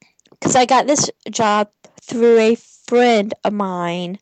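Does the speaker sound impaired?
Yes: stuttering; onset age 3 to 4, during therapy for other speech impediments, therapist suspected that therapy caused it; speech therapy through grade school, middle school, part of freshman year of high school; blocked on nearly every word when job began, now pretty fluent on phone, sometimes cannot get words out; here blocks.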